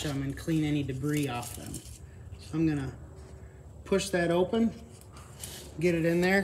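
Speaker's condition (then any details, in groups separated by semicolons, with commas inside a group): No condition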